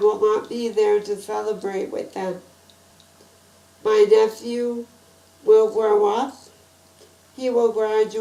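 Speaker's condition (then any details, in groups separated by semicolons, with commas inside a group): Spinal muscular atrophy type 2; type 2, genetic; progressed with age, no nusinersen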